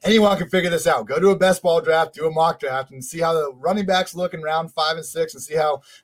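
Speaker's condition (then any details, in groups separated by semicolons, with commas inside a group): No condition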